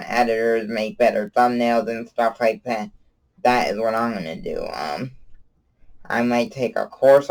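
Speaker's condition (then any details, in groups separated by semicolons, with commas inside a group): Cerebral palsy; from birth, wheelchair user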